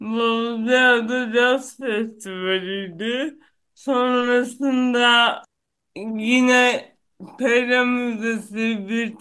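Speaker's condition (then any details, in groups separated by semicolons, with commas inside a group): Cerebral palsy; no known cure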